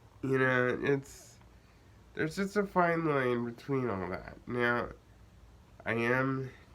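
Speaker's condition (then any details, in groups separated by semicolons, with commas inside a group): Cerebral palsy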